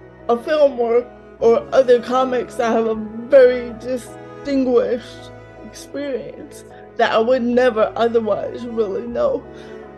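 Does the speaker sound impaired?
Yes: cerebral palsy, mild; mouth affected.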